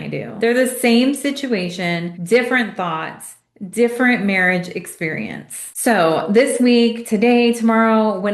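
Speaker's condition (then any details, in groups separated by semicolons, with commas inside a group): No condition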